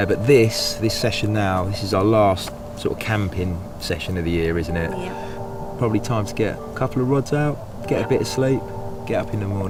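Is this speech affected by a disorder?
No.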